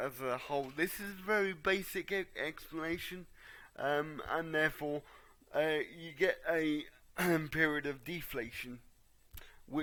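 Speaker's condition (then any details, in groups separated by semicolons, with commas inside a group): Cerebral palsy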